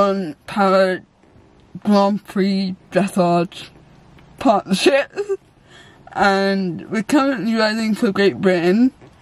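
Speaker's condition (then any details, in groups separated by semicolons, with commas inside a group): Cerebral palsy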